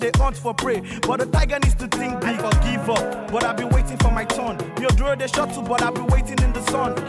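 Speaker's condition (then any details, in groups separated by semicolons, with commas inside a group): No condition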